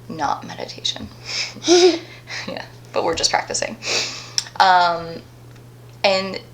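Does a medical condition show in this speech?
No.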